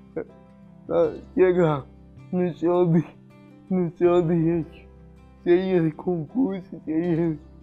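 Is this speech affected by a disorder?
Yes: cerebral palsy; some difficulty speaking.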